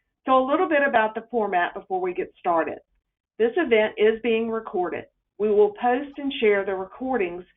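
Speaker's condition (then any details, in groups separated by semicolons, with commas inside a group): No condition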